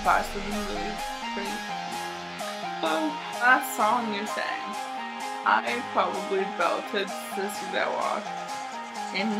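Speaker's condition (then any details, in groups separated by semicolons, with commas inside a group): Cerebral palsy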